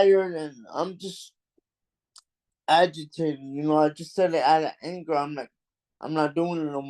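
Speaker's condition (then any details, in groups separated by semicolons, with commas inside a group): Cerebral palsy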